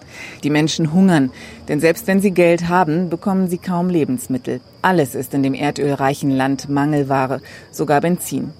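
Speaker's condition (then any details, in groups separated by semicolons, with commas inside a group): No condition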